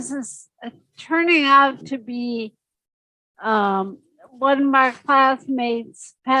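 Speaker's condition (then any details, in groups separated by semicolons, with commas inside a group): Secondary progressive multiple sclerosis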